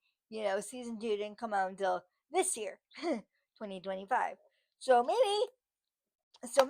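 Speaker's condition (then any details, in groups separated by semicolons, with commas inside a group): Cerebral palsy, spastic; from birth, muscle spasms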